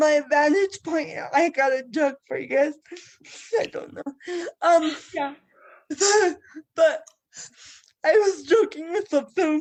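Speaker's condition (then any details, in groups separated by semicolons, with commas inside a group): Cerebral palsy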